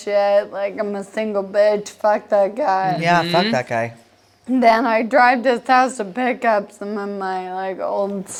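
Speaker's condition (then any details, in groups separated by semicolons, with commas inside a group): Friedreich's ataxia; progressive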